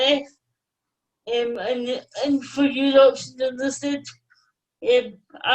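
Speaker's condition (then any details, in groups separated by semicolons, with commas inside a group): Cerebral palsy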